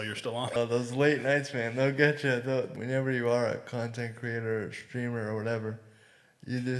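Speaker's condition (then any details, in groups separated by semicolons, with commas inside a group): Cerebral palsy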